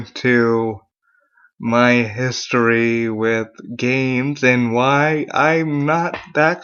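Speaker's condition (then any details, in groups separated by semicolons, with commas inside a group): Cerebral palsy; mild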